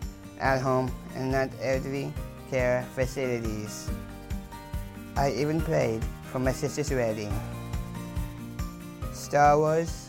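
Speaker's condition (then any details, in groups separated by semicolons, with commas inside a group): Down syndrome, trisomy 21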